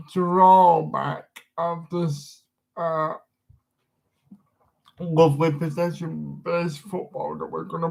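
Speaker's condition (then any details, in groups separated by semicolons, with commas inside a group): Disability affecting speech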